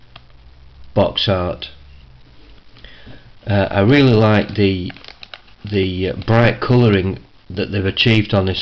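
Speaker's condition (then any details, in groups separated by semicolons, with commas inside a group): No condition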